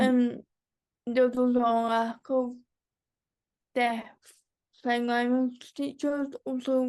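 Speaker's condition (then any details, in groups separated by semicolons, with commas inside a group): Cerebral palsy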